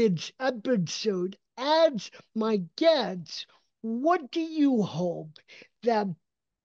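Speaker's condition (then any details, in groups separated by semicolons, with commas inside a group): Cerebral palsy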